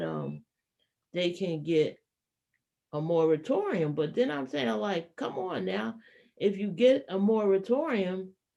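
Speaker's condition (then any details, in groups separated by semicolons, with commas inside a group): No condition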